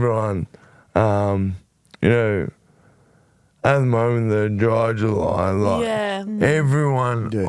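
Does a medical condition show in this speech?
Yes: motor neurone disease; shoulder onset, shoulder biopsy; diagnosed within past year, ozone therapy and other treatments; voice became very nasal.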